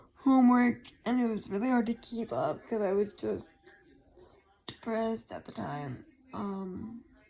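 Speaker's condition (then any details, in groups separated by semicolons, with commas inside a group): Cerebral palsy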